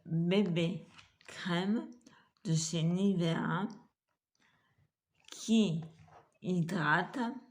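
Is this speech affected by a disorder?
Yes: multiple sclerosis; uses wheelchair.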